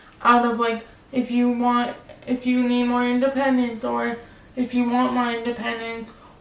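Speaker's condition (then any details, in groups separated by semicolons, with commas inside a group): Cerebral palsy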